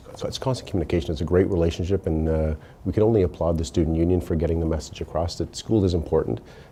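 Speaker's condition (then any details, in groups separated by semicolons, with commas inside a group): No condition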